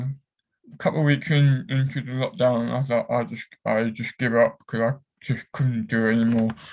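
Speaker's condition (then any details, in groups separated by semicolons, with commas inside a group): Cerebral palsy; affects whole body; cramps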